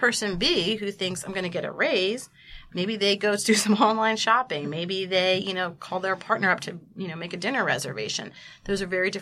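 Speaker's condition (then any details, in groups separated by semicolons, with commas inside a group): No condition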